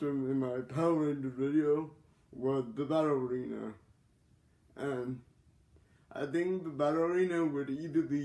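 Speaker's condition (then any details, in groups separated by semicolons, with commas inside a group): Cerebral palsy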